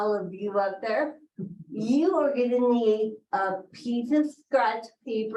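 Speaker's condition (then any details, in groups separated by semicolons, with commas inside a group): Cerebral palsy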